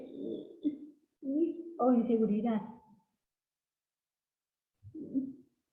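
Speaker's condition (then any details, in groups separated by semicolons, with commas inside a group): Cerebral palsy; since birth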